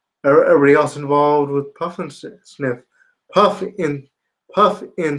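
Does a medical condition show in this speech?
Yes: spastic quadriplegia cerebral palsy.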